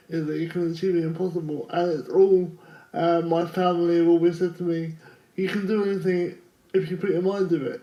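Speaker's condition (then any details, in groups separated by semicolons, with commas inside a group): Cerebral palsy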